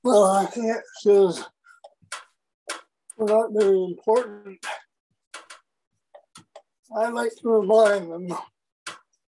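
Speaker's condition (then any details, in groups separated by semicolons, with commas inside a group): Parkinson's disease; young onset, diagnosed at 37 after about 5 years of noticed symptoms; about 25 years since diagnosis, tasks take two to three times longer, awaiting deep brain stimulation surgery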